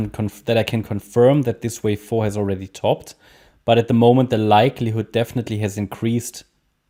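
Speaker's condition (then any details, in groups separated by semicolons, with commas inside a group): No condition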